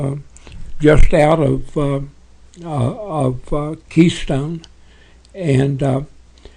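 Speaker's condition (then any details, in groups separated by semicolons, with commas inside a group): Parkinson's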